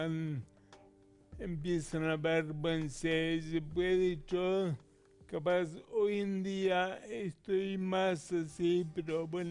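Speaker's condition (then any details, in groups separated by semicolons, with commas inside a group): Friedreich's ataxia; genetic, from birth, cardiac involvement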